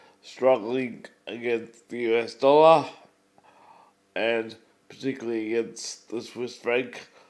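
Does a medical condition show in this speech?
Yes: cerebral palsy; uses wheelchair.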